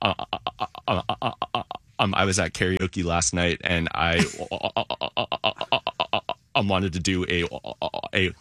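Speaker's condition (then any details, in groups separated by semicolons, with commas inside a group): Stuttering; stutter since grade school, avoidance reduction therapy in high school and college, National Stuttering Association member; mild stutter, persistent as adult; anticipates stutters on upcoming words, no word substitution, does not avoid stuttering; blocks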